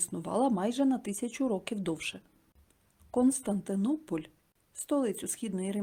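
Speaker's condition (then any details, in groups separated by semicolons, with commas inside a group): No condition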